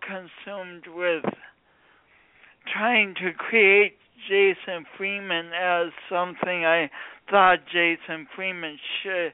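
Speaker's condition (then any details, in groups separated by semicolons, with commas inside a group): Speech impediment from birth injury; comfortable with own voice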